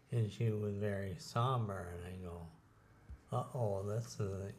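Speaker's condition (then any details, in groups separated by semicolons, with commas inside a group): ALS; terminal, crippling disease; some speaking ability already lost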